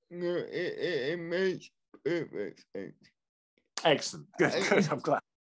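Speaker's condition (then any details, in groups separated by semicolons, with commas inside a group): Cerebral palsy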